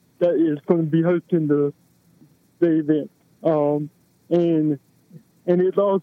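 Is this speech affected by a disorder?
Yes: cerebral palsy; affects movement, balance and posture.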